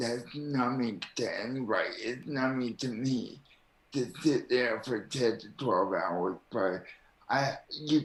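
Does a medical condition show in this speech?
Yes: cerebral palsy.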